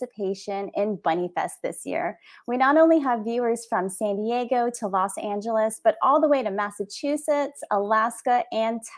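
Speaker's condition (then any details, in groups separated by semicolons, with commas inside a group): No condition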